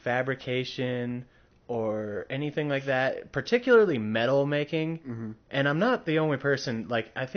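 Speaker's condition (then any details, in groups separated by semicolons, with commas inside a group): No condition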